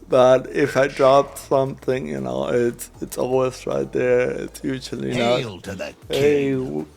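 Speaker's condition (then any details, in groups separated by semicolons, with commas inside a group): Cerebral palsy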